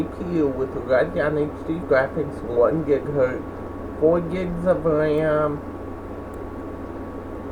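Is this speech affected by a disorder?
Yes: cerebral palsy.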